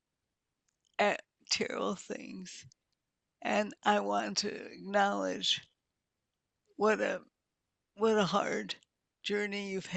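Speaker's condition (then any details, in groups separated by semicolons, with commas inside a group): Multiple sclerosis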